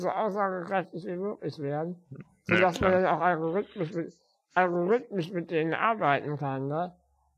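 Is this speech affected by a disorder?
Yes: spinal muscular atrophy; uses wheelchair.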